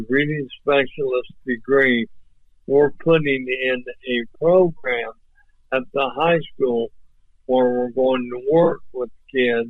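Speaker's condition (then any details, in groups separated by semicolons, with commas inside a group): ALS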